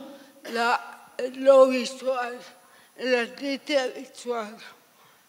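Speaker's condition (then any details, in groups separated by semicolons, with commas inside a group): Severe cerebral palsy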